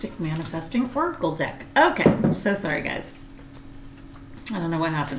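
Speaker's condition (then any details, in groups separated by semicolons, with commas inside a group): No condition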